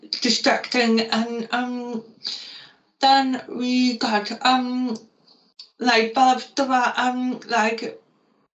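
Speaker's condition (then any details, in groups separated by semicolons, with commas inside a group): Profoundly deaf; profound deafness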